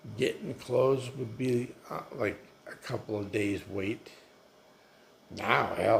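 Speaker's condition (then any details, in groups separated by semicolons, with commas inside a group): Multiple sclerosis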